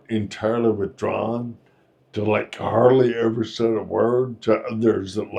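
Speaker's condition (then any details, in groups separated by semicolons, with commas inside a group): Friedreich's ataxia; inherited, muscle degeneration; decades with it, progressively more disabled, needs help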